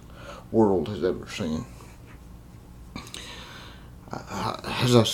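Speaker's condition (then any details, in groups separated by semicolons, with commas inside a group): Cerebral palsy; congenital cerebral palsy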